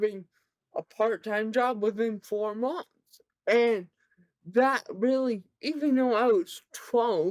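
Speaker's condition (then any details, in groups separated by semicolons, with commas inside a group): Cerebral palsy; present from birth, severe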